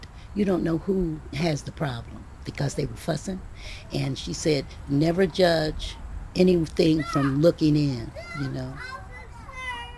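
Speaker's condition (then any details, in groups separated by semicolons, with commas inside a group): No condition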